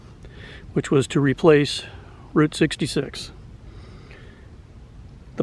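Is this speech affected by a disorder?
No.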